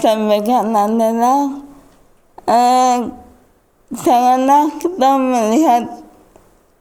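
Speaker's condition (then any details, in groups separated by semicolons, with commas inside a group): Cerebral palsy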